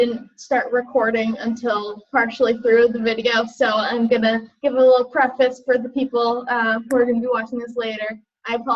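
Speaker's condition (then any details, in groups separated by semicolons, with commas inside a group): No condition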